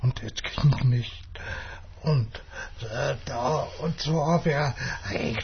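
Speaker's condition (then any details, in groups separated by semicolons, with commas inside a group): Dystonia with speech disorder; lifelong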